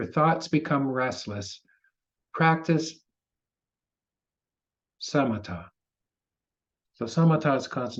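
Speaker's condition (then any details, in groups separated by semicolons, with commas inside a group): No condition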